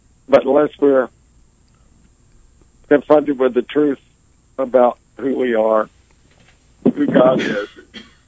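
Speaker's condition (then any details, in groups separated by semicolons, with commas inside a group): ALS; progressive disease, diagnosed nearly 20 years ago; breathes through ventilator; able to speak and communicate clearly, communicating takes more time due to ventilator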